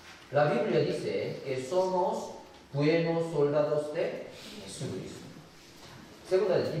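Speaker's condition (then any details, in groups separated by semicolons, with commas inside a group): No condition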